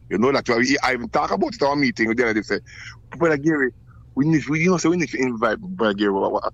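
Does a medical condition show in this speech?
Yes: stammer; present for years; tongue less fluent than others, still avoids talking in public; here repeated sounds, repeated words.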